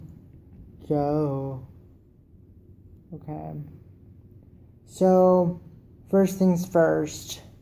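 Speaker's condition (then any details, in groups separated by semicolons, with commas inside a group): Cerebral palsy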